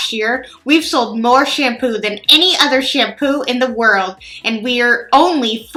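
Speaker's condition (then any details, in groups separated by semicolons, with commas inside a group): No condition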